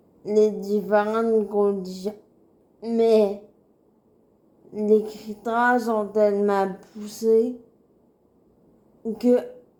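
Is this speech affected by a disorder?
Yes: cerebral palsy.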